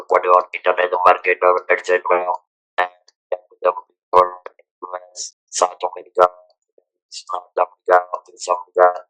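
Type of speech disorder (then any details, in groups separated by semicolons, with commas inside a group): Electrolarynx speech; throat cancer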